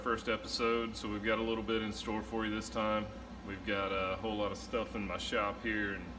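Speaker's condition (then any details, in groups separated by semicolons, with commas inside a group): No condition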